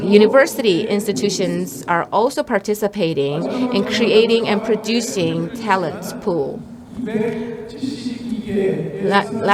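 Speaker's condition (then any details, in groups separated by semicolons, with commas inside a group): No condition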